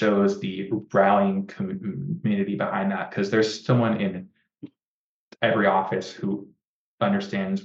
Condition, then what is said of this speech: Stuttering. Like when I'm sort of speaking a reflexive oopli, I don't stutter.